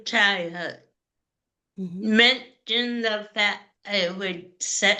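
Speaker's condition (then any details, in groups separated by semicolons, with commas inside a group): Cerebral palsy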